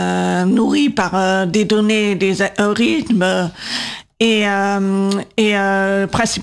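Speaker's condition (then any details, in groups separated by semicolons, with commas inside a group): Congenital deafness, profound sensorineural deafness, cytomegalovirus; diagnosed around 18 months, severe, dropped at 8, left 120 db, right 90 db; cochlear implants left at 8.5, right at 20-22, processors above ears, lip reading, noise hard; 20 years speech therapy, initially three times weekly, learned speaking and voice control, AI misrecognizes speech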